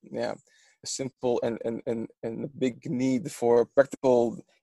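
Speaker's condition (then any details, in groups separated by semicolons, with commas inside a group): Stuttering; own stuttering noted by speaker during conversation; repeated sounds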